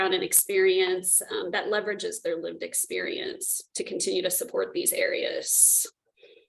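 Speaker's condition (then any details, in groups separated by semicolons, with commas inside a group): No condition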